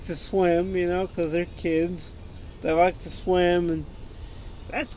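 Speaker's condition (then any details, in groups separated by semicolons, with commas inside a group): Cerebral palsy; wheelchair user, cannot really swim or hold self up, needs help getting into pool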